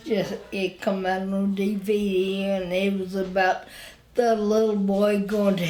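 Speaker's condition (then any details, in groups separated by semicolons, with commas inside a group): Spinal ataxia; wheelchair user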